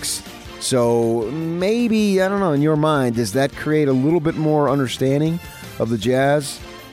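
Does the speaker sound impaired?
No.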